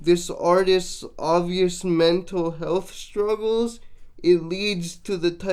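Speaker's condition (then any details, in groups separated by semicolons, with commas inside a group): Cerebral palsy, mixed, mild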